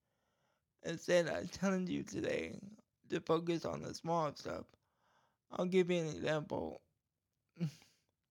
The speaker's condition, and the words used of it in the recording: Cerebral palsy. Can see, I have my voice go in and out sometimes, and sometimes I edit that part out and try again.